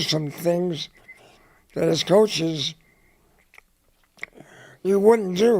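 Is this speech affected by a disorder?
Yes: head and neck cancer; dry throat, dry mouth.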